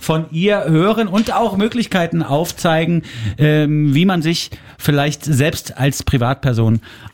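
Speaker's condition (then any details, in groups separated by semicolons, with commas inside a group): No condition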